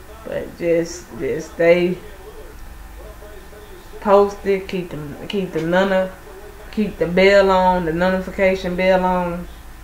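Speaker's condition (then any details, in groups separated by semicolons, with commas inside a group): Cerebral palsy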